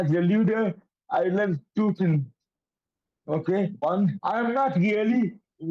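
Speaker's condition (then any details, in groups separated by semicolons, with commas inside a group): Cerebral palsy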